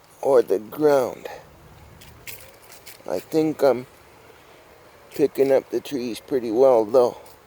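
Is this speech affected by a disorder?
Yes: cerebral palsy.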